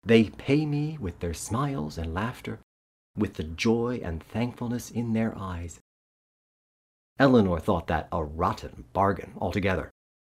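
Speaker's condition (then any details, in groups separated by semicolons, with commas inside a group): No condition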